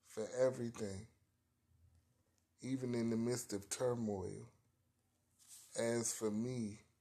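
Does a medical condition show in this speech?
Yes: cerebral palsy, spastic quadriparesis.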